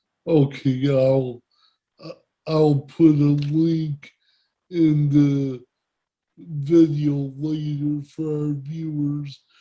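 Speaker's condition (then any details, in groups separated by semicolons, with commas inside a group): Cerebral palsy; speech impairment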